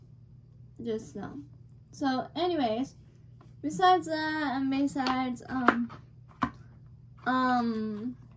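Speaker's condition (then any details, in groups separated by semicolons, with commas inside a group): Cerebral palsy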